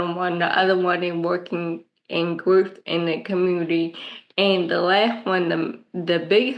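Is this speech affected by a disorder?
Yes: cerebral palsy; present since birth.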